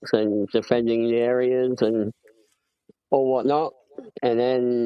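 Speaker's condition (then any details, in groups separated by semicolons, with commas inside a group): Cleft palate; congenital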